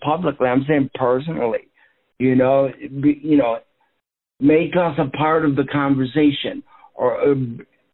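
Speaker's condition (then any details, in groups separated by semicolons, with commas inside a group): Cerebral palsy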